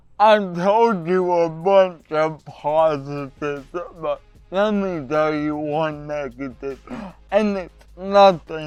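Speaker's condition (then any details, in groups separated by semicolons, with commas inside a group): Cerebral palsy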